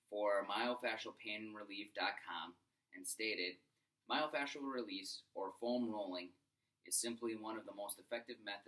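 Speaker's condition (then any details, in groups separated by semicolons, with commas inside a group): No condition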